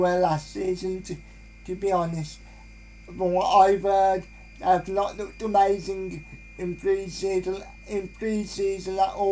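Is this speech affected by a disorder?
Yes: cerebral palsy.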